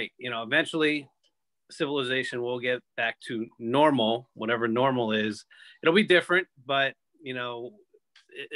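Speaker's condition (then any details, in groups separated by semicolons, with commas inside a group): No condition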